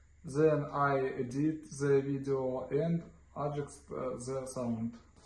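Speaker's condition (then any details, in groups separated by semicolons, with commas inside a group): No condition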